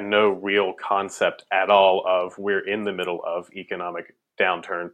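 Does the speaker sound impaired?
No.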